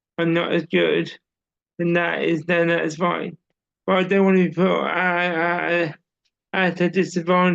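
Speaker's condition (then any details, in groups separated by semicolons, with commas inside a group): Cerebral palsy; uses wheelchair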